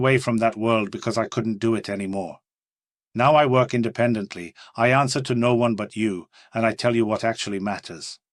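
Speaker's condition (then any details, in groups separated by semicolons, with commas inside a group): No condition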